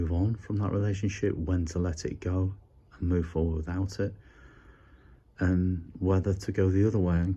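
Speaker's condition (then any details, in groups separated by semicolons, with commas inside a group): No condition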